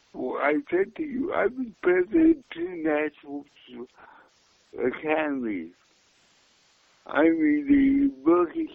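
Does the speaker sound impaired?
Yes: cerebral palsy; diagnosed in childhood, speech and mobility issues, one-handed use of Kelly clamp and Vacutainer; speech impediment, hard to understand at first, repeats when listener lost, easier once familiar.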